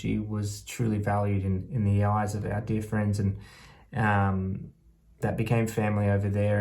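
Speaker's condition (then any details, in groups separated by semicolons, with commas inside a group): No condition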